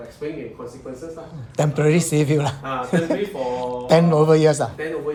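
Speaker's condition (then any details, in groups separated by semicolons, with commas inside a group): No condition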